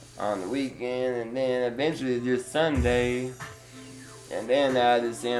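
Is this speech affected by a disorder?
Yes: Duchenne muscular dystrophy.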